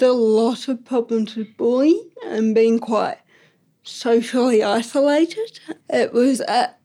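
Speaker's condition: Ataxic cerebral palsy; birth trauma

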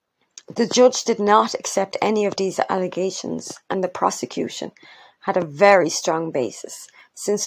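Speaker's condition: No condition

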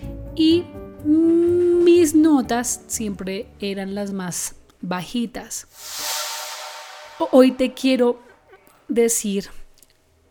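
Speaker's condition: Severe stuttering; childhood onset, speech therapy with fonodiólogas, home practice of breathing, reading aloud, presentations to family; improved through work, not overcome; very noticeable involuntary tics when speaking, blinking, gesturing, breathing shortens; prolonged sounds

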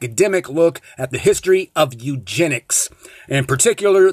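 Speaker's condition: No condition

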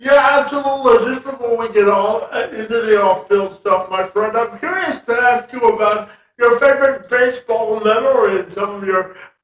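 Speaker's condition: Spastic quadriplegia cerebral palsy; from birth

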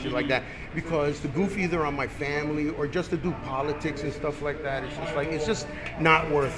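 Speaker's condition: No condition

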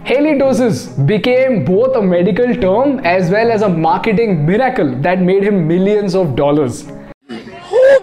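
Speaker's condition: No condition

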